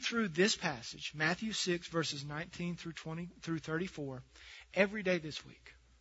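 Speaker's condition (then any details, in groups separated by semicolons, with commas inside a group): No condition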